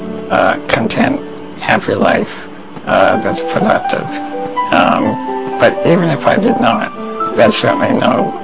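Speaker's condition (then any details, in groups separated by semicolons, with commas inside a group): Spinal muscular atrophy; congenital, progressive muscle weakening, bedbound with no hand movement since early 20s, tracheostomy and stomach feeding tube about 10 years ago; depends on voice for everything, uses voice recognition computer system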